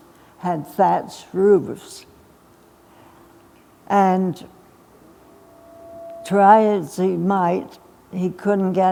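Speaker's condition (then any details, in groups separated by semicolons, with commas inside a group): Essential tremor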